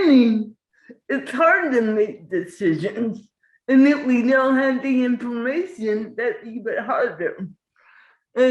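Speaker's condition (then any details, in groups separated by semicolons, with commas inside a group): Cerebral palsy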